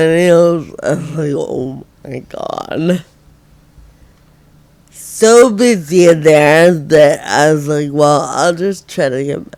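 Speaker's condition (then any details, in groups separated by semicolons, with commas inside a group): Friedreich ataxia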